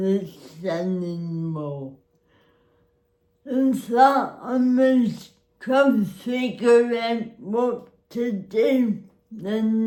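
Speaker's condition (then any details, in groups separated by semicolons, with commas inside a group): Cerebral palsy; spastic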